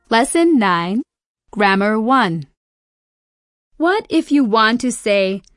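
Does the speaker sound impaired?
No.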